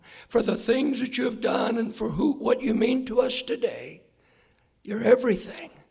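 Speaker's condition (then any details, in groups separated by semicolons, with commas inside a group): Hoarseness after vocal cord surgery; post-surgery check few days ago, surgeon says vocal cords look much better, straight lines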